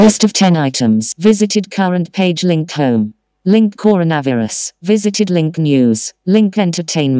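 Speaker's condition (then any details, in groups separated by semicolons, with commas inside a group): No condition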